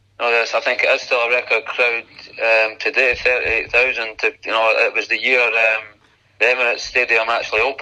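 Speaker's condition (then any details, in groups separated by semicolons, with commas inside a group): No condition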